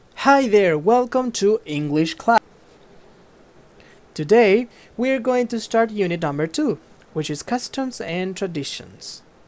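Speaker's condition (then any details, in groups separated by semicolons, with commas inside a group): No condition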